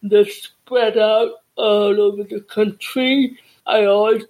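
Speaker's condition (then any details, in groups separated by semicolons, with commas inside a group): Deafness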